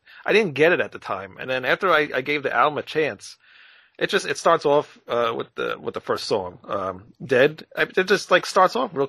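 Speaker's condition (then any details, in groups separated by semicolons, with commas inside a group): No condition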